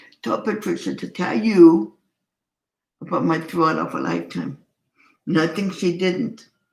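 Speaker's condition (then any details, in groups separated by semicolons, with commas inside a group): Cerebral palsy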